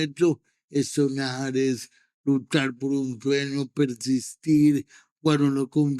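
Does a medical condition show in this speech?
Yes: cerebral palsy.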